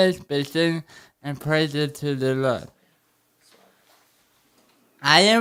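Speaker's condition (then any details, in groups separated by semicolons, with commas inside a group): Cerebral palsy; spine surgery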